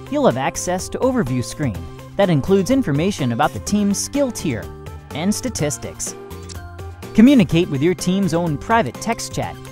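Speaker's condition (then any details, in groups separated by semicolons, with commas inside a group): No condition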